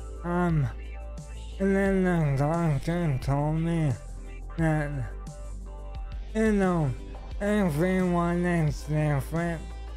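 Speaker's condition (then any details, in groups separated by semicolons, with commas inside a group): ALS; stem cell treatment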